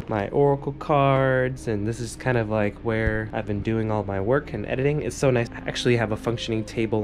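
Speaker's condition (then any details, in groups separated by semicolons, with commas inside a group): No condition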